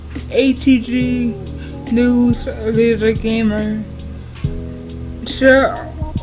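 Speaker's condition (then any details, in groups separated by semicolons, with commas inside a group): Cerebral palsy; wheelchair user, placed in special needs classes, told would not be able to read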